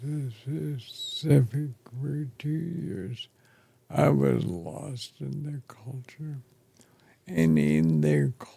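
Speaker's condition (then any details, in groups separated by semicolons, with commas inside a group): ALS; affects chest and throat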